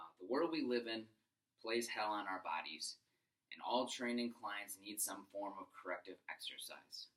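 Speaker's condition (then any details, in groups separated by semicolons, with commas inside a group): No condition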